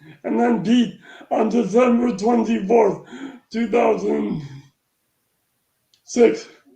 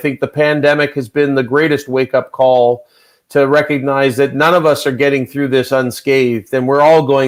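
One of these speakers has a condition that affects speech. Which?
The first: traumatic brain injury; car accident, followed by coma; 14 to 15 years since injury, ongoing intensive rehab; working on breath support and speech, small ongoing progress.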